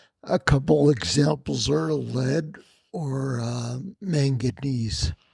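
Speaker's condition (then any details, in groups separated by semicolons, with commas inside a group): Spinocerebellar ataxia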